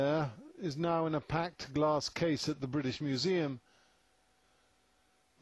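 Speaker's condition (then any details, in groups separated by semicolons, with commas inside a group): No condition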